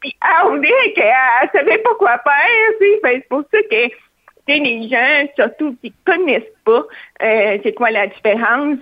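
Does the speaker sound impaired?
Yes: hearing loss, cochlear implant; hard of hearing, cochlear implant received at age 4, operated very young; lip-reads, masks make lip-reading harder, uses interpreters and special-education teacher (orthopédagogue).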